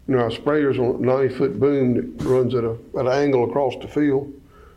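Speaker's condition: No condition

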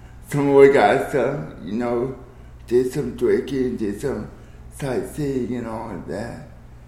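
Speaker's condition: Cerebral palsy

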